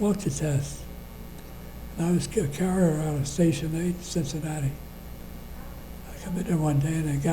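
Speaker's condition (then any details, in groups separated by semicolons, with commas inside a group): Parkinson's disease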